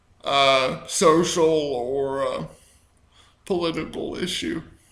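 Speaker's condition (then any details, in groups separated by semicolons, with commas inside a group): Cerebral palsy; speaks slower at times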